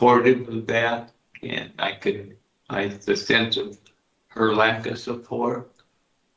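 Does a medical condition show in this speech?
Yes: Parkinson's disease.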